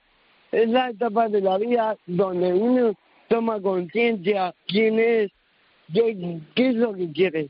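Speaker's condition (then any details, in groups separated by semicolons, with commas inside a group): Cerebral palsy; cerebral palsy from birth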